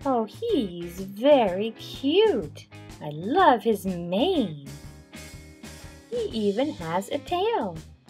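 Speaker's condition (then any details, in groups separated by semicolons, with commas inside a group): No condition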